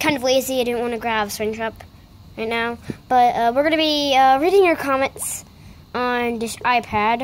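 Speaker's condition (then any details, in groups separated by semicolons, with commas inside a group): No condition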